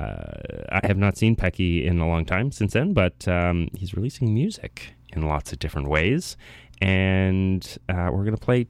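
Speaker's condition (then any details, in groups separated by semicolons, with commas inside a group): No condition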